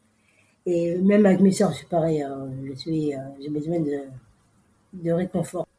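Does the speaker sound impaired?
Yes: Down syndrome; congenital.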